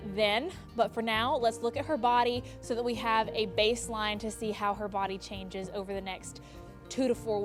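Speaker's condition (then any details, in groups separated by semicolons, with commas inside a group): No condition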